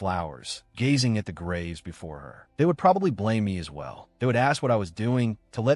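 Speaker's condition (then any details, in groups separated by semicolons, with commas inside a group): No condition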